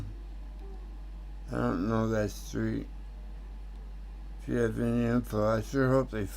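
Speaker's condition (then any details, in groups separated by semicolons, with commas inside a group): Tongue cancer; tongue swollen from radiation, voice too weak to read aloud, congestion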